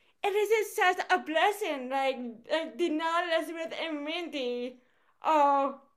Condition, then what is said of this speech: Cerebral palsy. And I'm the lucky person who had a voice being affected by a cerebral palsy.